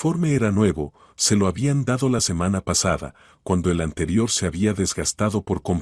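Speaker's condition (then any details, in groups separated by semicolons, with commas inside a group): No condition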